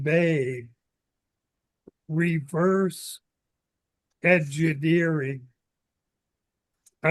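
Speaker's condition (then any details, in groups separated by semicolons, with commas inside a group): ALS; seventh year of disease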